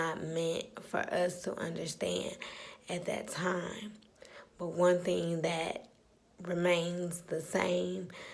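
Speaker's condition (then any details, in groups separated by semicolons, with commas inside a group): Spastic cerebral palsy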